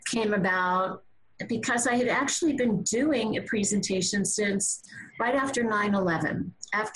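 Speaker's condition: No condition

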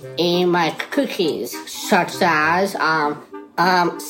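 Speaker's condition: Down syndrome; congenital

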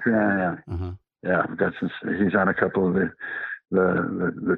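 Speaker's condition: Parkinson's disease

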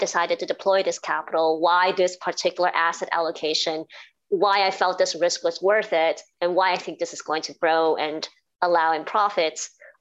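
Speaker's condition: Cleft palate and cleft lip; formerly very difficult to speak properly, teachers could not hear speech in class, now clear

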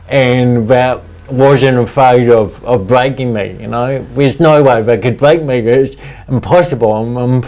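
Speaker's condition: Cerebral palsy; speech impediment, talks funny

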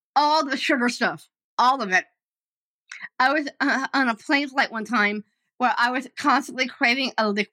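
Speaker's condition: Down syndrome; developmental disability

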